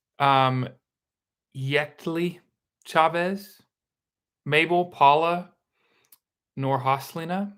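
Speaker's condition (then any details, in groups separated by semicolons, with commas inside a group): No condition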